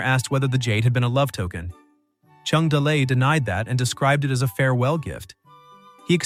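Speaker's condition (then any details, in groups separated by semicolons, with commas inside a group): No condition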